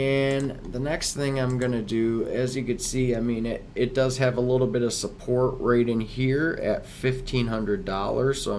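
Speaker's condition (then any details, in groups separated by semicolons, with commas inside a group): No condition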